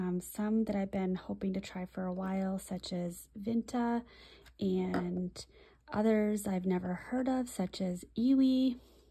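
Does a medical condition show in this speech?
No.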